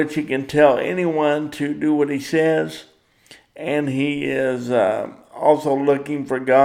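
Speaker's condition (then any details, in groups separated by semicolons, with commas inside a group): Cerebral palsy; power wheelchair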